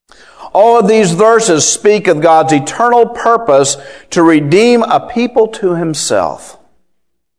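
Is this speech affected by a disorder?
No.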